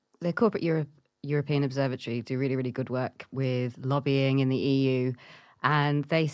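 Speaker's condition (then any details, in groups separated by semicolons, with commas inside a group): No condition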